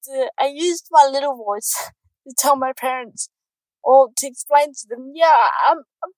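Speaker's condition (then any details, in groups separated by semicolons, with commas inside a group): Cerebral palsy; born in New Zealand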